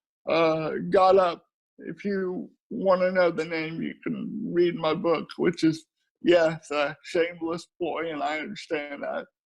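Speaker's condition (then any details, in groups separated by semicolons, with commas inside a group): Cerebral palsy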